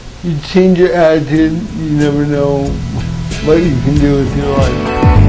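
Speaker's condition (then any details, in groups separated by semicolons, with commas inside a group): Cerebral palsy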